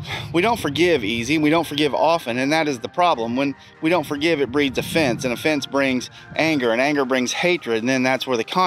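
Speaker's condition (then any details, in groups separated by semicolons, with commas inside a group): No condition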